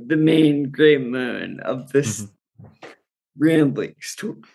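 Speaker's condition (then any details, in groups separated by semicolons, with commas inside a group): Friedreich's ataxia; genetic neurodegenerative movement disorder; symptoms managed partly with cannabis for neuropathic pain, muscle relaxation, sleep, ataxia worse when not rested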